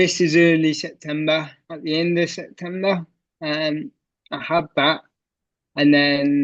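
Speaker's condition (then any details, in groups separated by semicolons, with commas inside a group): Cerebral palsy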